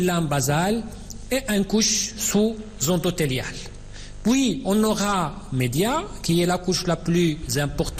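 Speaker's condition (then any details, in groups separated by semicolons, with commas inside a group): No condition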